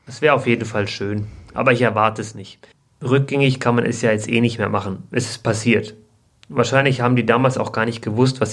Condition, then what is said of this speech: None; typical speech.